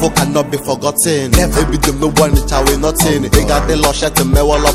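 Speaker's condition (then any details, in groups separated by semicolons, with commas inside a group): No condition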